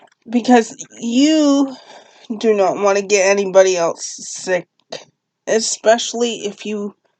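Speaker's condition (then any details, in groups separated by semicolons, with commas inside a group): Cerebral palsy; uses walker, no wheelchair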